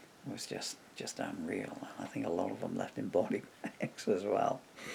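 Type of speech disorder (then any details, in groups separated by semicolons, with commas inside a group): Severe bulbar dysarthria; MND (progressive bulbar palsy)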